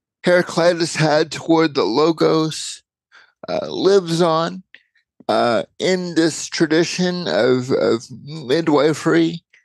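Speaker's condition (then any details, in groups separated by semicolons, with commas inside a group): Cerebral palsy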